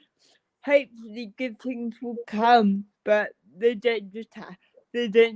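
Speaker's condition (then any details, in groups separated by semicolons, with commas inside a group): Cerebral palsy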